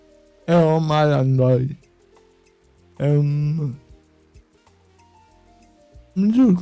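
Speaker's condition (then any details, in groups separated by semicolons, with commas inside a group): Cerebral palsy; self-managing with exercises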